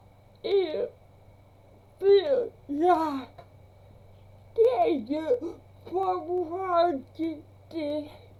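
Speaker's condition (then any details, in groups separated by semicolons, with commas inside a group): Cerebral palsy; since birth, difficult birth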